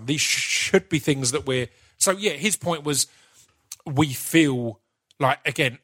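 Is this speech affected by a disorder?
Yes: stutter; unnoticed during rapping and spoken word years, noticed with radio show and podcast, works with STAMMA; can control stutter when acting; here repeated sounds, prolonged sounds.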